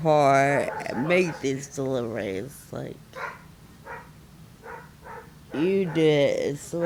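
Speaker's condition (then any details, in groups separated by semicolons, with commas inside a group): Friedreich ataxia, severe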